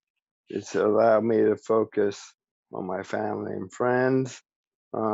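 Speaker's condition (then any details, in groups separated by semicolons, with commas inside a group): ALS; speech still preserved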